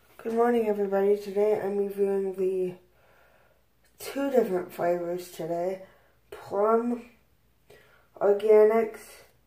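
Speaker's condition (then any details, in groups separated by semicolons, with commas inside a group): Cerebral palsy; both hands affected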